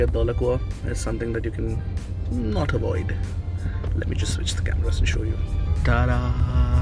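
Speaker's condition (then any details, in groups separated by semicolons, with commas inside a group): No condition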